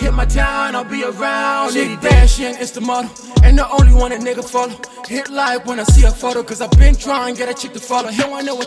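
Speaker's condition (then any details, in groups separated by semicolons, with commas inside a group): No condition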